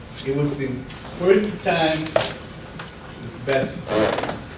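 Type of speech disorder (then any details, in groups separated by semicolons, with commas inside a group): None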